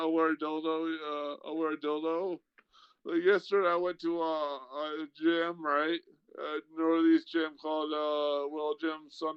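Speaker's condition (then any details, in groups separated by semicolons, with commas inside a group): Traumatic brain injury; car crash; speaking sometimes difficult, must slow down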